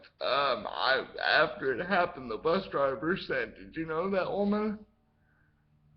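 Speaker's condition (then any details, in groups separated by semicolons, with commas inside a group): Cerebral palsy; speaks slower at times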